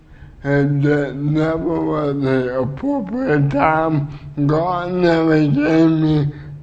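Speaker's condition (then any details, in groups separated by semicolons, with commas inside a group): Cerebral palsy; uses wheelchair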